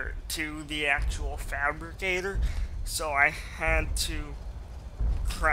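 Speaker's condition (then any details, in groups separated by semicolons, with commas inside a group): Cerebral palsy, mild; speech sometimes affected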